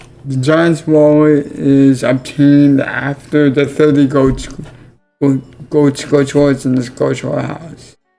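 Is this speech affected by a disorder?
Yes: cerebral palsy; affects legs.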